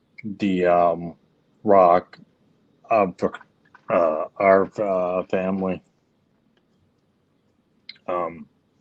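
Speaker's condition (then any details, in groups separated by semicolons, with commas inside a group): ALS; leg onset, later arm weakness; diagnosed about six years after onset, speech issues three-four years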